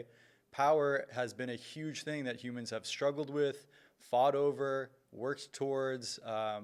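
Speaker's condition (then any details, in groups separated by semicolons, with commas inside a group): No condition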